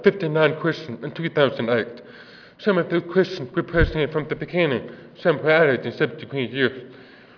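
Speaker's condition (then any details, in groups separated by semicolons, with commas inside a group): Deafness; works with interpreters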